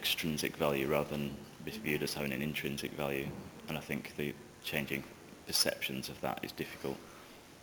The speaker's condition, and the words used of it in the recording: No condition.